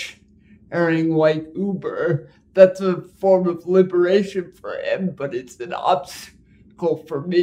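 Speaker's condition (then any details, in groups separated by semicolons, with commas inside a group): Cerebral palsy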